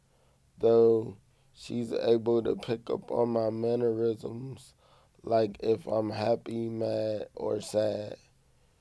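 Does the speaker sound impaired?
Yes: cerebral palsy; therapists had stair climbing to bathroom as exercise.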